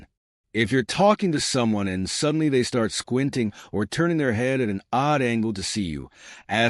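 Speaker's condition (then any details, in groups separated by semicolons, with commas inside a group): No condition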